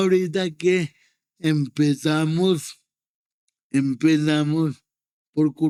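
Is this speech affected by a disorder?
Yes: cerebral palsy.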